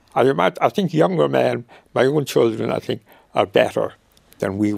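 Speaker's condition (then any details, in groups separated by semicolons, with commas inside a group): Motor neuron disease; about 5.5 years since diagnosis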